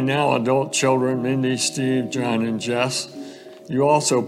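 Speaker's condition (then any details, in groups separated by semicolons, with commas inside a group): ALS; fatal diagnosis, no cure, later died of it about a month before this talk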